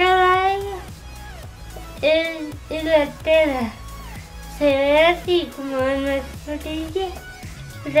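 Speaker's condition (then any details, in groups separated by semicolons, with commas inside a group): Cerebral palsy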